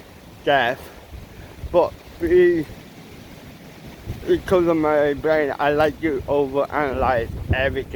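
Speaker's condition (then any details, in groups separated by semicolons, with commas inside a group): Cerebral palsy; mild, ataxic type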